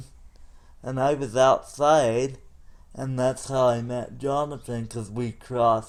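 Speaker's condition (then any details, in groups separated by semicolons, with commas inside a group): Cerebral palsy; tone and spasticity, wheelchair most of life; breathing work to loosen tight body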